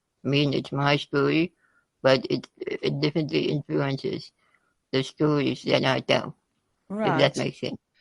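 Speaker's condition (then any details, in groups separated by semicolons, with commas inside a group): Spinal muscular atrophy type 2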